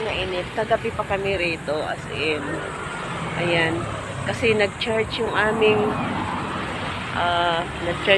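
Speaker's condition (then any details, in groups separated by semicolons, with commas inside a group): No condition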